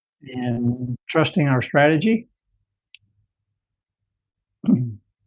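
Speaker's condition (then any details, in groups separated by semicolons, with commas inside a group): No condition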